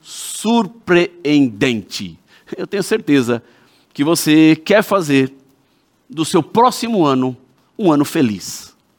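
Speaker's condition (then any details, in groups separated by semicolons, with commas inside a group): No condition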